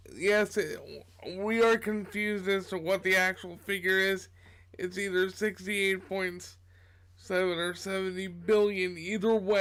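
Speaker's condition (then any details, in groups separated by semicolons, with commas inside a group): Cerebral palsy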